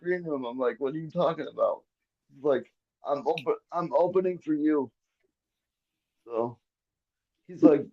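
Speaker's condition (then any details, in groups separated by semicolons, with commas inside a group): Cerebral palsy, quadriplegic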